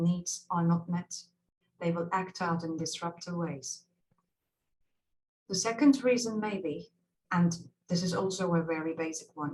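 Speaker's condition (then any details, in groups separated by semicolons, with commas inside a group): No condition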